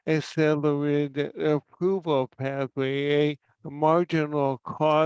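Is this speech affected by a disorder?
Yes: ALS; oral ALS medication.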